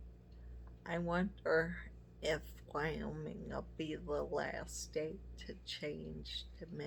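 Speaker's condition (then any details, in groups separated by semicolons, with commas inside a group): MS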